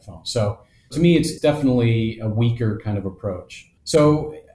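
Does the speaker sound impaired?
No.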